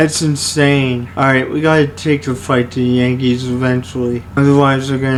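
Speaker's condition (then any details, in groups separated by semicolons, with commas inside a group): Cerebral palsy; only one hand usable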